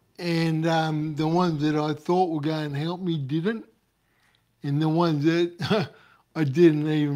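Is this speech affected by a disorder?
Yes: cerebral palsy.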